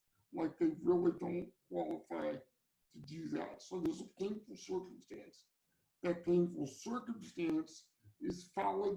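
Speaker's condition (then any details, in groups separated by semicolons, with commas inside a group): Cerebral palsy; from birth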